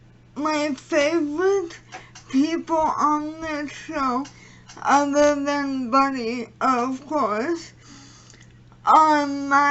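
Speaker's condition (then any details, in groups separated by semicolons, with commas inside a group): Cerebral palsy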